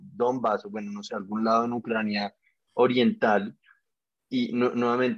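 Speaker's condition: No condition

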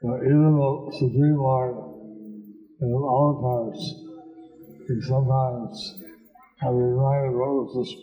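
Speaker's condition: Stroke with facial paralysis; half of face paralyzed; about 15 years since stroke; hard to understand for unfamiliar listeners, Deva Madhava repeats speech aloud

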